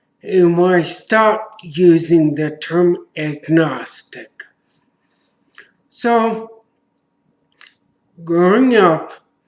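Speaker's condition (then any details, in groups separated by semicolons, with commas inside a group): Traumatic brain injury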